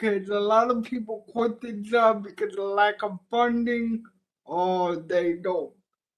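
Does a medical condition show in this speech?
Yes: cerebral palsy; from birth.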